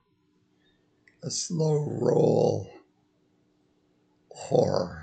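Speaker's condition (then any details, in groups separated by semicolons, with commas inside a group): Multiple sclerosis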